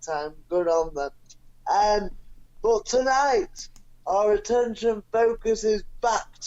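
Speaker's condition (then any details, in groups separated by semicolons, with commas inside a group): Cerebral palsy; non-progressive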